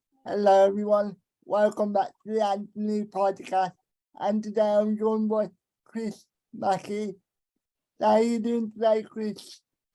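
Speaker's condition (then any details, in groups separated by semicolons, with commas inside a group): Cerebral palsy; arms affected, left hand usable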